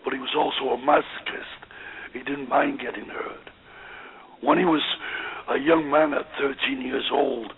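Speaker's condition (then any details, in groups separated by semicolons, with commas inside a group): Voice box damage after neck operation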